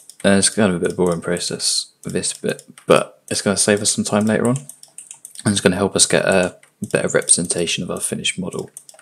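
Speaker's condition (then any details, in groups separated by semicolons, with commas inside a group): No condition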